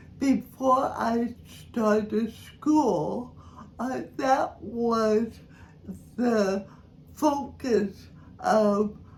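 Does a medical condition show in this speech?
Yes: cerebral palsy.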